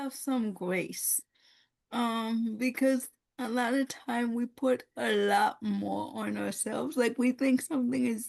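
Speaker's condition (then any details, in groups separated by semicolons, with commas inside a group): Cerebral palsy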